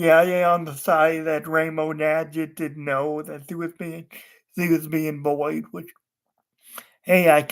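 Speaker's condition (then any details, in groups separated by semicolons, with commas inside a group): Cerebral palsy; wheelchair user, unable to walk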